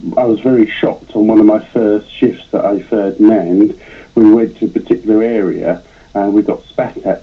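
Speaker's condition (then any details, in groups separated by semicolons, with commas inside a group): No condition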